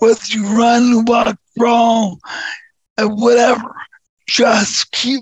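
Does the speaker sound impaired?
Yes: neurofibromatosis type 2; genetic nerve tumors since 2011-2012.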